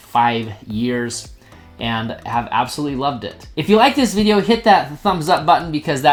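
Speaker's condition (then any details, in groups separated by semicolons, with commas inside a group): No condition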